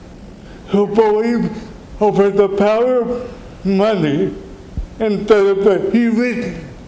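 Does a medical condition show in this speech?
Yes: cerebral palsy; wheelchair user.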